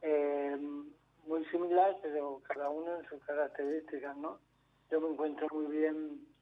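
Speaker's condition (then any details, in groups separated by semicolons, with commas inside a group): Amyotrophic lateral sclerosis; walks well, gradually feeling more impaired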